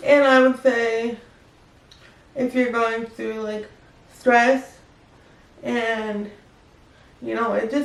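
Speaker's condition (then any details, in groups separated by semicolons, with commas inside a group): Spastic quadriplegic cerebral palsy; spastic quadriplegic, wheelchair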